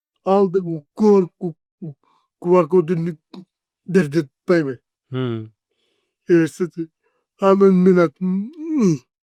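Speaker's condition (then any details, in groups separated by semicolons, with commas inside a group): Cerebral palsy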